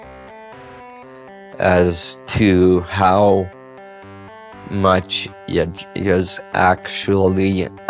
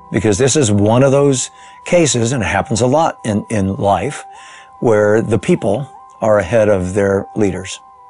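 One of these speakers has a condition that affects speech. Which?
The first: multiple sclerosis; severe shaking, uses cannabis.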